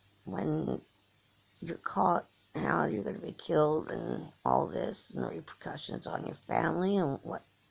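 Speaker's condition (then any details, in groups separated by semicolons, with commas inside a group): Cerebral palsy; from birth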